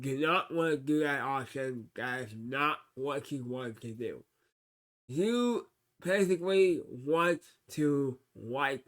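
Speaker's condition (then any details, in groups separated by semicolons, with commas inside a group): Cerebral palsy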